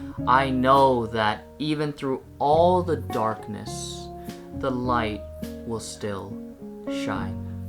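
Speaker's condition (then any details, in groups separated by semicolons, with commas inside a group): No condition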